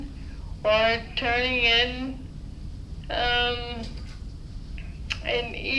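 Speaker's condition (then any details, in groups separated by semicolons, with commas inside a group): Dysarthria; diagnosed at 13, uses wheelchair, speech program 3 years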